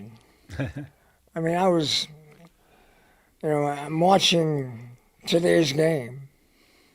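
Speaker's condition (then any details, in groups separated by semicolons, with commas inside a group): Head and neck cancer; dry throat, dry mouth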